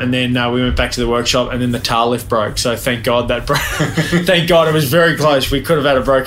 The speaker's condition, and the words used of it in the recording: No condition.